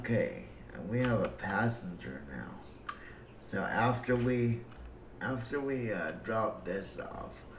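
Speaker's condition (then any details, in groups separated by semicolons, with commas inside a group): Cerebral palsy; breathing fine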